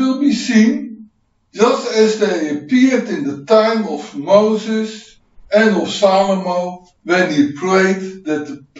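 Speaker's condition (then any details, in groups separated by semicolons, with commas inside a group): No condition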